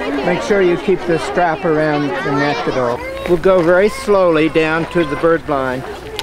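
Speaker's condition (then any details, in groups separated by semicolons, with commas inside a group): No condition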